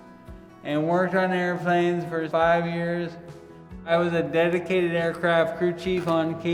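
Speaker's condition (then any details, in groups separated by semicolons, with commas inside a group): Traumatic brain injury; struck by vehicle, upper-body paralysis; almost 15 years since injury, service dog, caregiver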